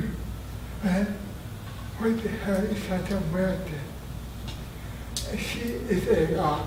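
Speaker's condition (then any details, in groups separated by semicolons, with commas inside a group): Traumatic brain injury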